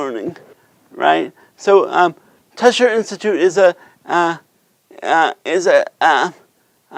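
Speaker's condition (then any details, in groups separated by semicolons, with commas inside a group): Cerebral palsy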